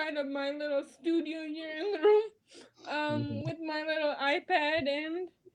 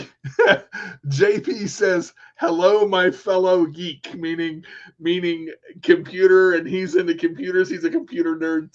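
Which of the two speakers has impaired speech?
The first: cerebral palsy; spasticity, muscle spasms, types with one hand, one finger; adult, some days tight and spastic all day; childhood speech therapy, first syllable struggles, pauses to breathe, uses dictation.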